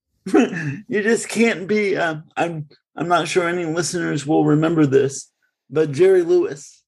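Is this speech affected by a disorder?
Yes: cerebral palsy; congenital cerebral palsy, since birth, born in Bridgeport, Connecticut, segregated schooling.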